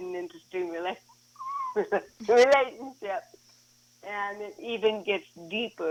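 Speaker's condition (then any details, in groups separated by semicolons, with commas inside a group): Cerebral palsy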